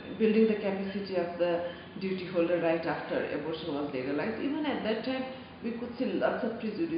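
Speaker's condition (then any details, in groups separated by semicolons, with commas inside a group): No condition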